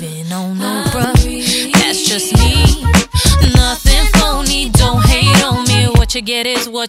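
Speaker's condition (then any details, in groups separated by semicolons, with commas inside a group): No condition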